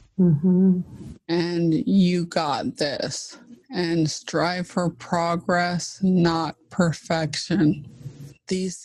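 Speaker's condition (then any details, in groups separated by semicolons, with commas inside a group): ALS (Lou Gehrig's disease); fast progressing form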